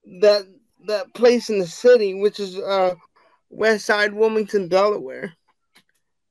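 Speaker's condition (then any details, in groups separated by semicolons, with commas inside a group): Cerebral palsy; wheelchair bound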